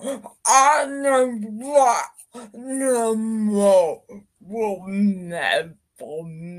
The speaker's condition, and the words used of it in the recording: Cerebral palsy. Since I have a speech impairment, it was the only way I can express myself.